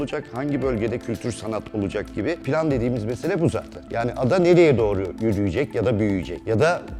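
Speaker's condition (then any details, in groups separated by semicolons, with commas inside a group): No condition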